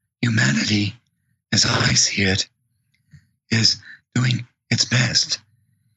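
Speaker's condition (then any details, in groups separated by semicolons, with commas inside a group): Vocal cord paralysis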